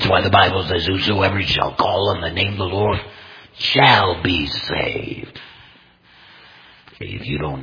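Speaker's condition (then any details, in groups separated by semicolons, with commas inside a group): Total laryngectomy, complete laryngectomy, voice prosthesis; no pain speaking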